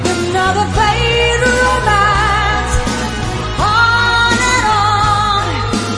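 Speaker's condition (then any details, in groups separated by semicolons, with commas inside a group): No condition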